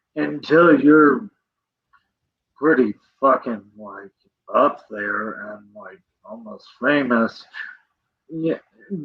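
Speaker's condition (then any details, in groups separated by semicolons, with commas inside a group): Cerebral palsy; present from birth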